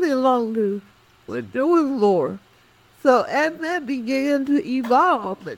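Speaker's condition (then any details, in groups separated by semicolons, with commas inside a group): Cerebral palsy; speech affected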